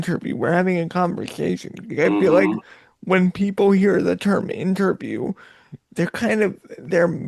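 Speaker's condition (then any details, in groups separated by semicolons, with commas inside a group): Cerebral palsy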